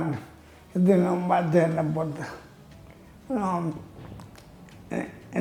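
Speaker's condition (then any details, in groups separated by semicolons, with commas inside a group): Amyotrophic lateral sclerosis (ela)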